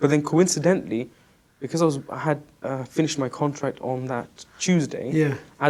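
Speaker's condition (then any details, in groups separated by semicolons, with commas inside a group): No condition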